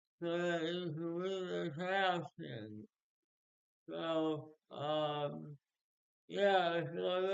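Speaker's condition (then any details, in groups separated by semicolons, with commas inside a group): Speech impairment after birth surgery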